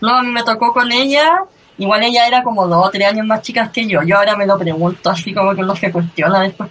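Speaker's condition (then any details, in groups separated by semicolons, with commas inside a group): Cleft lip and palate; since early childhood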